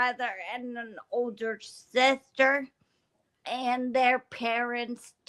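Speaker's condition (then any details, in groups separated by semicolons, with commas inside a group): Brain injury from boulder; uses wheelchair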